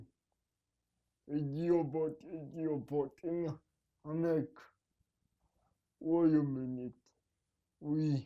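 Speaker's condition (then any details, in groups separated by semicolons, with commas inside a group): Cerebral palsy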